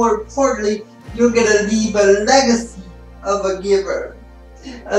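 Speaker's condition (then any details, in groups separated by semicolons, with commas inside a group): Spastic cerebral palsy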